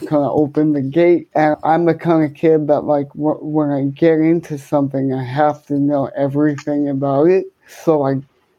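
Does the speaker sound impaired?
Yes: cerebral palsy, hemiplegia.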